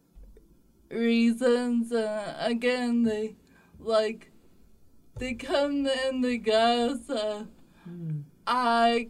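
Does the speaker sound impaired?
Yes: cerebral palsy; walks without mobility aids at own slow pace, avoids injury, hikes; others have said talks funny, had speech therapy in past.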